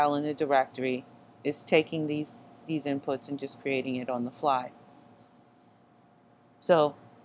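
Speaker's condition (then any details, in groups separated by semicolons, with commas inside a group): No condition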